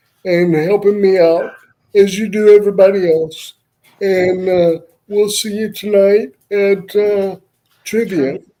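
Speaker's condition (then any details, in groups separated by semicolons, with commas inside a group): Cerebral palsy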